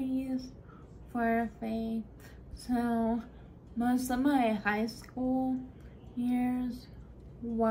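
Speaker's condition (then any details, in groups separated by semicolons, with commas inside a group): Friedreich's ataxia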